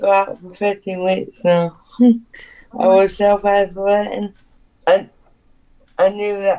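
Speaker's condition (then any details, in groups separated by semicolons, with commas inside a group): Cerebral palsy; needs adapted housing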